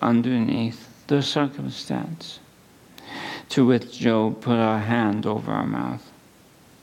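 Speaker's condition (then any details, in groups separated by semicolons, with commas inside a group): ALS; at least a couple of months since diagnosis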